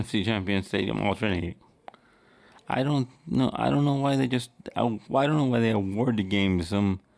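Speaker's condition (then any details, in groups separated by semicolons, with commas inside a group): Cerebral palsy; wheelchair user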